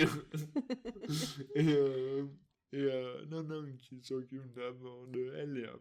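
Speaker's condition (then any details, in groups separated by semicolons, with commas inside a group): Dystonia; affects motor control and speech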